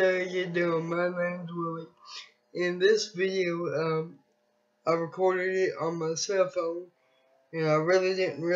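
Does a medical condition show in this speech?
Yes: cerebral palsy.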